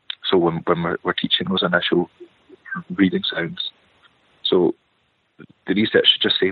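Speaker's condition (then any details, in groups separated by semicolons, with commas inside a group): Stammer; severe stutter since at least school age, no cure; managed through Maguire program, peer-run by people who stutter, no professional speech therapists; stutters quite severely, uses Maguire program tools to control stutter, occasional blocks when teaching; repeated sounds, repeated words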